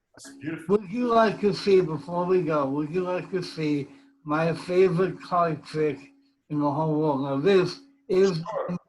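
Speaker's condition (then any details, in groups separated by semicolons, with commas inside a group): Cerebral palsy; speech impediment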